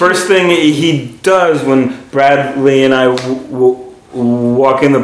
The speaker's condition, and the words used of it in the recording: Stuttering. I mean, you walked up 4 flights of stairs, I heard you both stutter the whole time, both of you.